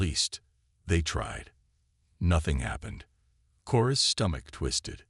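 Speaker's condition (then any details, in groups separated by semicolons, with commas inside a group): No condition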